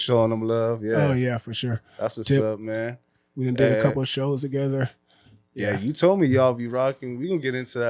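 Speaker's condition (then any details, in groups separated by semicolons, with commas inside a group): No condition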